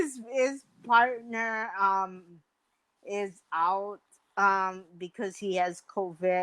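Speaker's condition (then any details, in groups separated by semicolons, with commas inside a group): Mild cerebral palsy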